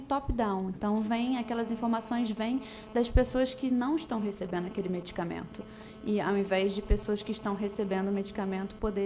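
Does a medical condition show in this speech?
No.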